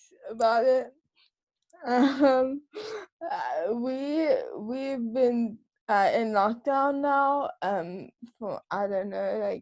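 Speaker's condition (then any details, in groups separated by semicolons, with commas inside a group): Cerebral palsy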